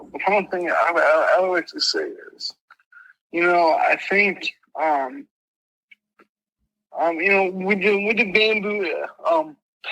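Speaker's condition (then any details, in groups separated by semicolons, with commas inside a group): Mild cerebral palsy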